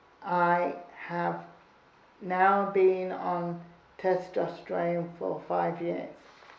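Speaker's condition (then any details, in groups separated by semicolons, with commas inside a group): Cerebral palsy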